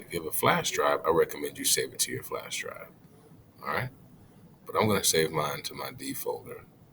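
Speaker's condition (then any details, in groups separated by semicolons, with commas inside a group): No condition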